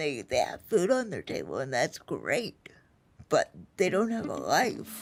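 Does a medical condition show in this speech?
Yes: spastic quadriplegic cerebral palsy.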